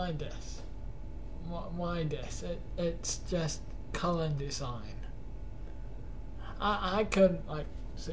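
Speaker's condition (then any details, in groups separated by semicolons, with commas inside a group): Cerebral palsy; cannot stand beyond 10 minutes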